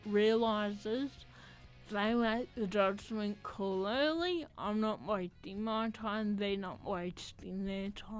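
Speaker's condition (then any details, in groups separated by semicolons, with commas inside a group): Athetoid cerebral palsy; voice slightly affected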